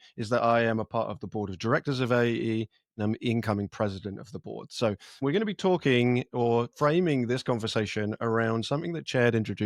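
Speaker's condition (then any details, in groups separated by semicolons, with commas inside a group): No condition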